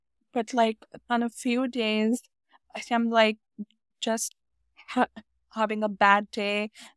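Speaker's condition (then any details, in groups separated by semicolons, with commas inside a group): Stutter; stutter diagnosed at age 5, increased with age, about 20 speech therapists in childhood, paid for cure scam; ongoing speech therapy, goals self-acceptance and disclosure, work accommodation to type in meeting chat, read aloud by others; not mild stutter, speaks short remarks, types longer ones, bad days block even two sentences; prolonged sounds, blocks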